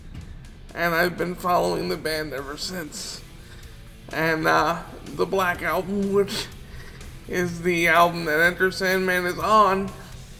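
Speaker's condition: Cerebral palsy; wheelchair user

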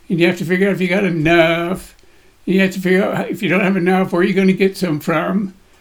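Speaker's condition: Parkinson's disease; voice shakes, body shakes

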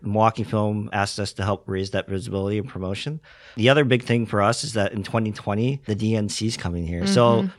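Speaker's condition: Cleft lip and palate; present from birth in South Korea

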